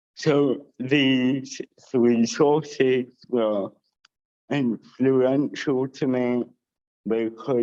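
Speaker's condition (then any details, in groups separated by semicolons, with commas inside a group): Cerebral palsy with dysarthria; all four limbs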